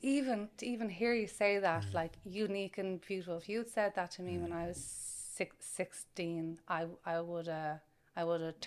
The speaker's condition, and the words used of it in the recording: Stuttering. It's funny, I used to beat myself up for stammering too much. Now I beat myself up for stammering too little.